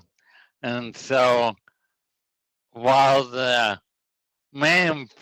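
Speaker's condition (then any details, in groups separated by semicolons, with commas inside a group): ALS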